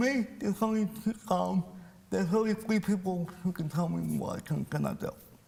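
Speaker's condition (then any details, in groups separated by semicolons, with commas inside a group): Cerebral palsy; from birth; speech impairment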